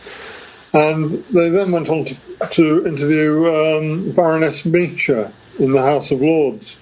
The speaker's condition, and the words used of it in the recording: Parkinson's disease. I'm fortunate in that I haven't progressed that far yet.